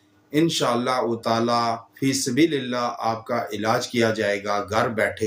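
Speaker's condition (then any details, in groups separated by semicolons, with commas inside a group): No condition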